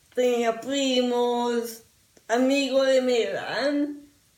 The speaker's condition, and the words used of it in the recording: Cerebral palsy. Siempre <laughs> le digo a la gente a mi paciente que yo hago como una persona con trago.